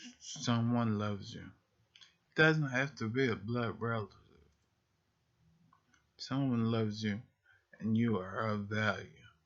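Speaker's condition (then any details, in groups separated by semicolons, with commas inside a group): Multiple sclerosis; deep brain stimulation electrodes for arm tremors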